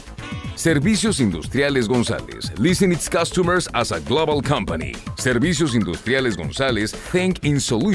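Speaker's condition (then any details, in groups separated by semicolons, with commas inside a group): No condition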